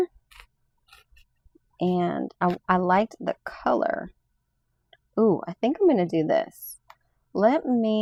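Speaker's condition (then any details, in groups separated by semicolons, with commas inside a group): No condition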